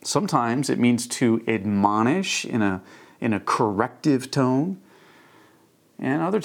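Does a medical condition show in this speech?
No.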